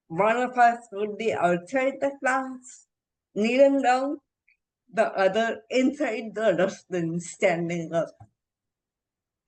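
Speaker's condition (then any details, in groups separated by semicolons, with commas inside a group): Encephalitis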